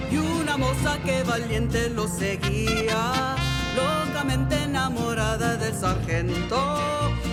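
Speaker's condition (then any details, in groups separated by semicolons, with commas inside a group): No condition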